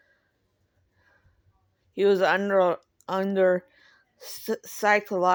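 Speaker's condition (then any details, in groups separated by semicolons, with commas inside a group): Cerebral palsy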